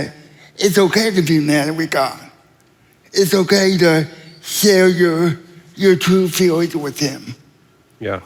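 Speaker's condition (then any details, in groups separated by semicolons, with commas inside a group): Cerebral palsy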